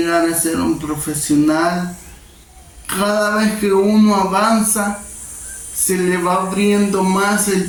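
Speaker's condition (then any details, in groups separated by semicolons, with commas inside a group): Cerebral palsy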